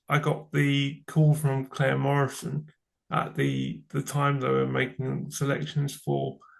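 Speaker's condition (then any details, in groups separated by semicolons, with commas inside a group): Cerebral palsy; from birth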